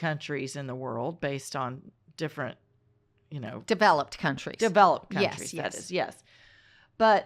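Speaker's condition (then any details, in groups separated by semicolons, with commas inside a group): No condition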